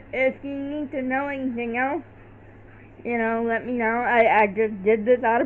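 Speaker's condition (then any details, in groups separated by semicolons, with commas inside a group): Cerebral palsy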